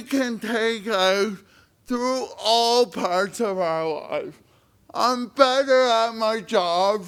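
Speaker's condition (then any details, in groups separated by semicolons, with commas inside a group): Spastic cerebral palsy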